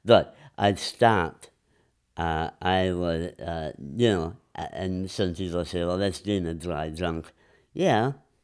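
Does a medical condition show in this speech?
Yes: enlarged tongue from vascular growth; vascular malformation of face and mouth, lower lip and lower mouth removed, tongue and throat surgeries, heavy radiation; harder swallowing, speech affected.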